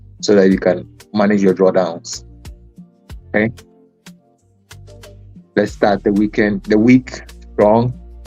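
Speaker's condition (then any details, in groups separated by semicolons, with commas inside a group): No condition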